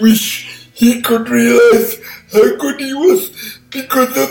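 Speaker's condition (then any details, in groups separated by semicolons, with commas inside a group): Cerebral palsy; born 12 weeks premature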